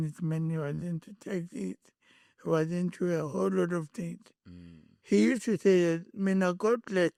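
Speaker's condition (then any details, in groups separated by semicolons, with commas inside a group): Cerebral palsy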